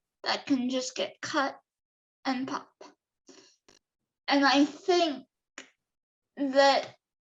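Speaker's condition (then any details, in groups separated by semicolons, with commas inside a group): Cerebral palsy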